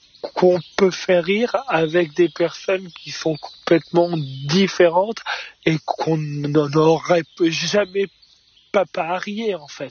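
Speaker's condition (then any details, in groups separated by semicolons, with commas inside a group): Stuttering; misdiagnosed as Gilles de la Tourette by a psychiatrist at age four; stutter audible, voice deliberately left unedited, needs to invent own rhythm for comedy timing; repeated sounds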